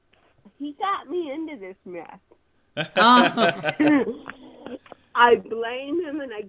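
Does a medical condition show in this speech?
Yes: cerebral palsy; cerebral palsy from birth, movement harder; talks differently because of cerebral palsy.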